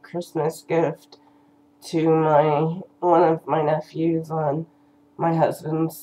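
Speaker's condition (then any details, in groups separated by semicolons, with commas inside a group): Cerebral palsy; first word not said quite right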